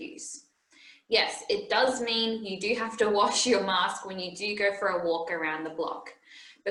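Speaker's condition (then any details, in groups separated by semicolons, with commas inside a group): No condition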